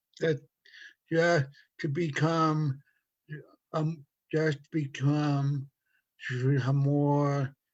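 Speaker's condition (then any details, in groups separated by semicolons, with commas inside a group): Stutter from brain injury; mild cerebral palsy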